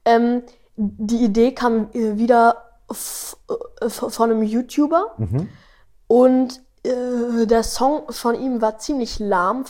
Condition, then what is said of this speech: Stuttering. Da ist es so, ich stottere wenig in den Folgen, weil ich eben im Flow bin und flüssig sprechen will.